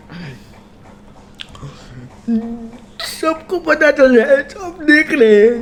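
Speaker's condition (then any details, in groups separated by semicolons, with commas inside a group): Cerebral palsy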